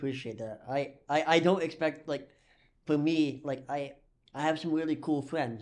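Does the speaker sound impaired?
Yes: cleft lip and palate; nut bar (likely Nuss bar) currently placed in chest, latest surgery.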